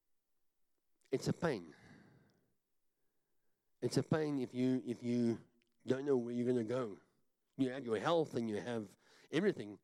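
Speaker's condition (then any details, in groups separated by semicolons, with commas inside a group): Cleft palate; numerous operations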